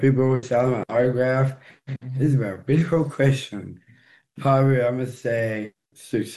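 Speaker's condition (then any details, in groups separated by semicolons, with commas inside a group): Down syndrome; congenital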